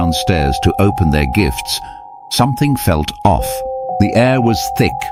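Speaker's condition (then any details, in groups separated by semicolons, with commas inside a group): No condition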